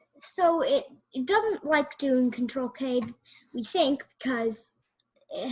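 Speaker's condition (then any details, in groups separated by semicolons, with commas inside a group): No condition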